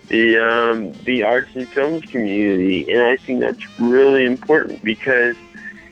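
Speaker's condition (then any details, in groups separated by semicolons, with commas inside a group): Mild cerebral palsy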